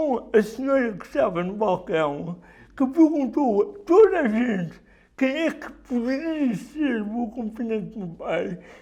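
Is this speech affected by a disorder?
Yes: cerebral palsy.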